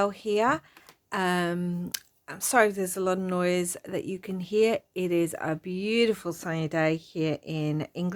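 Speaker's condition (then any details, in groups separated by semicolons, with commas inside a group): No condition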